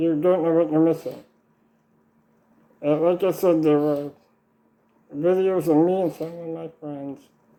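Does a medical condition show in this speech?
Yes: Duchenne muscular dystrophy; tracheostomy.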